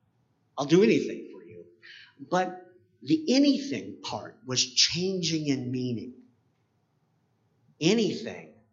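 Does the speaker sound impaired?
Yes: cleft palate; congenital cleft palate.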